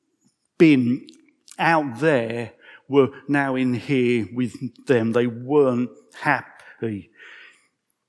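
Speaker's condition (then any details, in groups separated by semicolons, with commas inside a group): Stammer; man aged 55; stammer audible in speech; prolonged sounds, blocks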